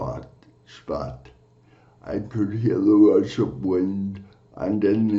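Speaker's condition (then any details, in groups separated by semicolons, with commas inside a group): Cerebral palsy; from birth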